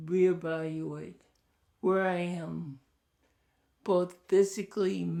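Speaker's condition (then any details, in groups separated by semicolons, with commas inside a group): ALS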